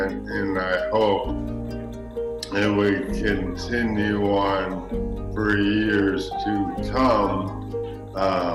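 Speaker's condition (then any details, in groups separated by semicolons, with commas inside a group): ALS; diagnosed about 1.5 months ago; speech changed from previously clear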